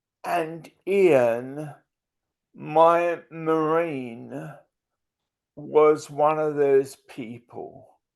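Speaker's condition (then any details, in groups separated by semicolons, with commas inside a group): Multiple sclerosis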